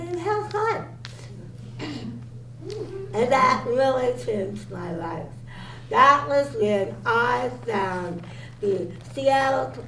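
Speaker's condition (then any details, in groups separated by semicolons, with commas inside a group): Cerebral palsy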